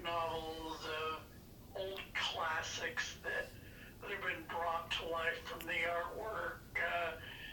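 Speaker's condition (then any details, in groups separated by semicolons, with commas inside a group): Parkinson's disease; deep brain stimulation both sides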